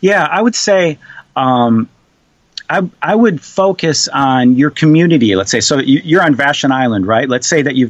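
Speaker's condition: No condition

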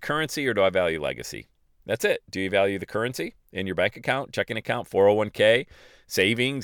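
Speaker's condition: No condition

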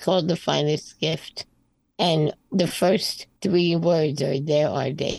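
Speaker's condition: Spinal muscular atrophy type 2; arms less mobile

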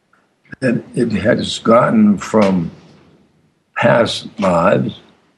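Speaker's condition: Aphasia after stroke; stroke causing aphasia, previously a highly fluent golden-tongued orator; words come out slowly, long silences, slow to answer, hard to weave complex stories

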